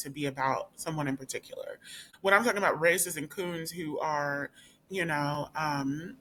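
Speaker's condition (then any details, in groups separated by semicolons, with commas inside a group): No condition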